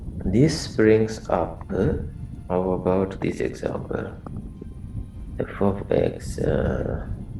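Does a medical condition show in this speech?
No.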